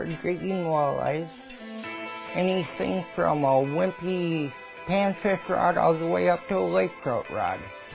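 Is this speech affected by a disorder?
Yes: ataxia; balance problem.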